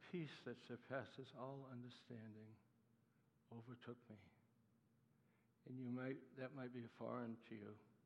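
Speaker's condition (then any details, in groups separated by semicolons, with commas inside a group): Parkinson's disease; neuropathy attacks nerves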